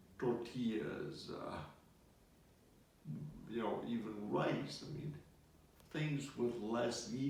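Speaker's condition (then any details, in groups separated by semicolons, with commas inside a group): Multiple sclerosis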